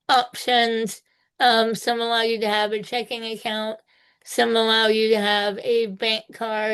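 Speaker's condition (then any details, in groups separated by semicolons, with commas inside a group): Spinal muscular atrophy type two; needs personal care assistance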